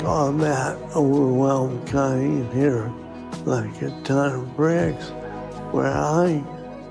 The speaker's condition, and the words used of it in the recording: ALS (motor neuron disease). I just daily, weekly, lose abilities to walk, talk, eat, brush my teeth.